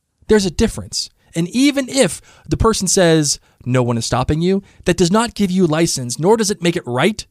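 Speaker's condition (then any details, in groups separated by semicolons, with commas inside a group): No condition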